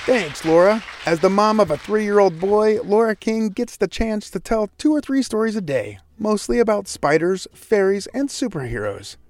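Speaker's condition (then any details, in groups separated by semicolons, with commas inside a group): No condition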